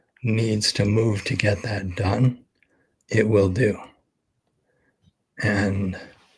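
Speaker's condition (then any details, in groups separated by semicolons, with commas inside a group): ALS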